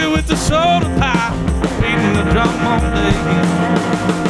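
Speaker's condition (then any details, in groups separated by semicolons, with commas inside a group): No condition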